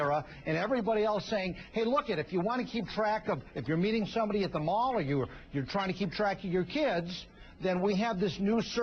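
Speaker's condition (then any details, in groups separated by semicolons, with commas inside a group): No condition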